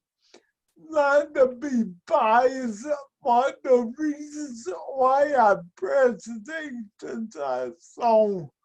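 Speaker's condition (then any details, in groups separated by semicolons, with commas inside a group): Speech and mobility impairment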